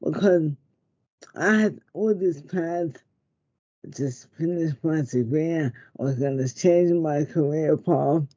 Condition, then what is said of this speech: ALS (motor neuron disease). Looking at me, they'll be like, oh, you look fine, but the minute I open my mouth, they think I've had a stroke.